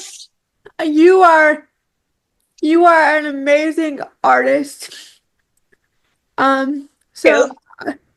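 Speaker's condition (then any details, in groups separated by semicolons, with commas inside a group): Cerebral palsy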